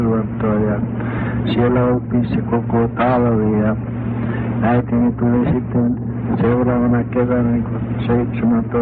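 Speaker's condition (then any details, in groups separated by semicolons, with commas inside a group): No condition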